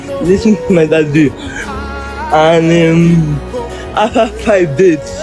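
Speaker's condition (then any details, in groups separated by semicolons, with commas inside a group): Cerebral palsy; lifelong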